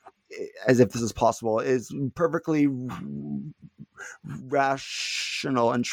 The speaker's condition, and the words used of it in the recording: Stuttering. So I stutter, even though I'm not stuttering much currently.